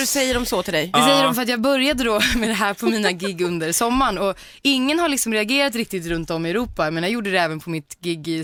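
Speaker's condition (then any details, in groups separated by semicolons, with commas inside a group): No condition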